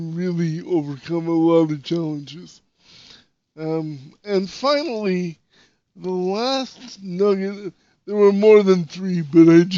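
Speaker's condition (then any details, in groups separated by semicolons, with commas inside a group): Cerebral palsy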